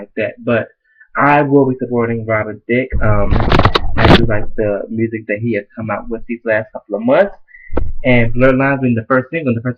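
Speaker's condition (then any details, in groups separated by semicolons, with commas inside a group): No condition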